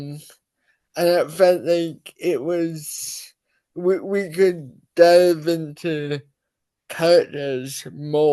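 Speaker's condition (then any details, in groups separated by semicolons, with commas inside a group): Cerebral palsy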